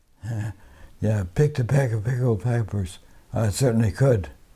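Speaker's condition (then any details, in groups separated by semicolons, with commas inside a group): Parkinson's disease; bilateral deep brain stimulation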